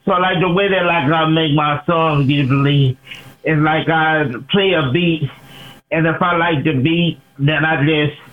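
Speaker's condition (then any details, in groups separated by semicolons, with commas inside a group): Cerebral palsy; performs from wheelchair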